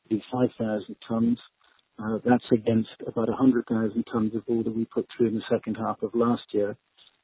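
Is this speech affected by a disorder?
No.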